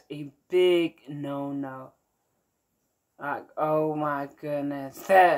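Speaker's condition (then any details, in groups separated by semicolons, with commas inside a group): Mild cerebral palsy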